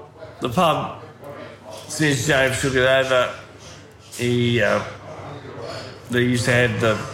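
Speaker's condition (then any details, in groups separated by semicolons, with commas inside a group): Ataxia from brain damage, cerebellar; physio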